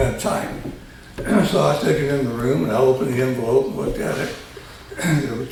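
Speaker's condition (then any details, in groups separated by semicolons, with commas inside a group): Tongue cancer surgery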